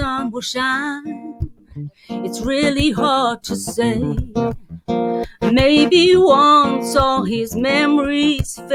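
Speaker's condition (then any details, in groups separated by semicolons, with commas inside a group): No condition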